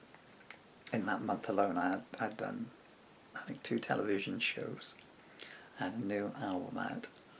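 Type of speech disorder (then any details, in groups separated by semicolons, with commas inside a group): Bulbar dysarthria; progressive bulbar palsy (MND)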